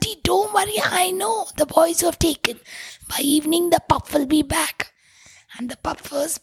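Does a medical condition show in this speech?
Yes: tracheostomy, vocal cords permanently constricted from smoke inhalation; must block tube hole with finger to be audible, former voice lost, voice called unforgettable.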